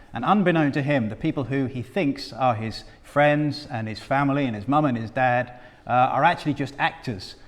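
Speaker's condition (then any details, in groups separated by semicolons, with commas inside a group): No condition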